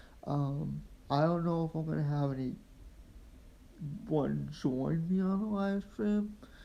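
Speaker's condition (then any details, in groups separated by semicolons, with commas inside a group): Quadriplegic cerebral palsy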